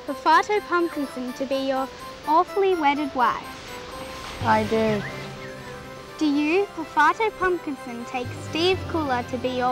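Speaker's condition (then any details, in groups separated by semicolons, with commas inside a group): No condition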